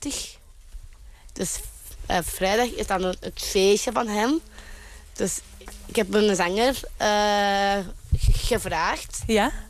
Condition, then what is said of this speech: Down syndrome. En mijn stem is een beetje, ik moet soms wel een beetje roepen eigenlijk.